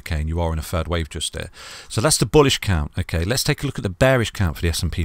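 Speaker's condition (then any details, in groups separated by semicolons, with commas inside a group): No condition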